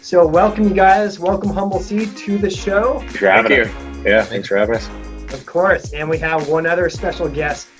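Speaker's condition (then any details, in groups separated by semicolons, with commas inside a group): No condition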